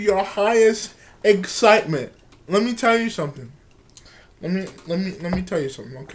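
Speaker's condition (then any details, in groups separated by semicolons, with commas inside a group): Cerebral palsy; from birth, wheelchair user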